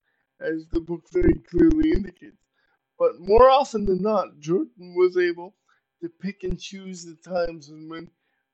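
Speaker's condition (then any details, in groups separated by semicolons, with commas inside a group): Cerebral palsy; very little fine motor skill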